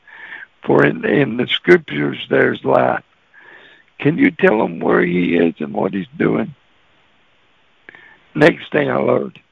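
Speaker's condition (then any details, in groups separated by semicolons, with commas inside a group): Cerebral palsy; can't talk plain when nervous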